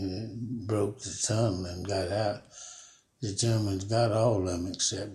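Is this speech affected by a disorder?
Yes: Parkinson's; about 5 years since onset.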